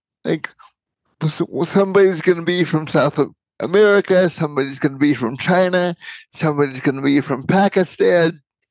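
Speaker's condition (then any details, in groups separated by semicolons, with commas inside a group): Cerebral palsy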